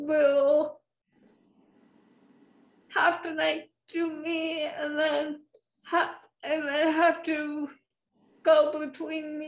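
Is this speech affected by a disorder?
Yes: spastic cerebral palsy.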